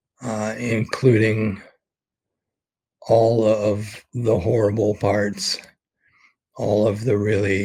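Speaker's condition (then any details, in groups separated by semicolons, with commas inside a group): ALS; expects to lose voice very soon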